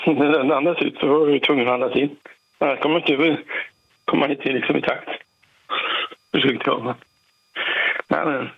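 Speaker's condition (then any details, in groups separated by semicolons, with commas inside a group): Parkinson's; 40-50 tablets daily possibly Parkinson medicines, planned operation in throat; ICU about 2 months ago, half day on oxygen mask, learning to breathe, improving; sometimes hard to speak, difficulty getting voice out properly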